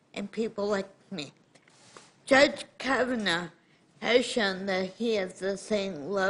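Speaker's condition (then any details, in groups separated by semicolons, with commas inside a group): Cerebral palsy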